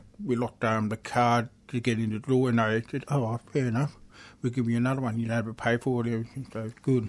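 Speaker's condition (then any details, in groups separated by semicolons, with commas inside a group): Deafness; asks others to speak slowly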